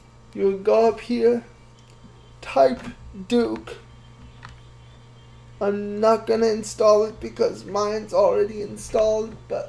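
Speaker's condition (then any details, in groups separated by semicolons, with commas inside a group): Cerebral palsy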